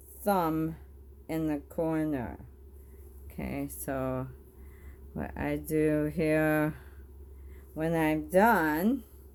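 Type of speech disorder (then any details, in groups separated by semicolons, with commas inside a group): Bulbar dysarthria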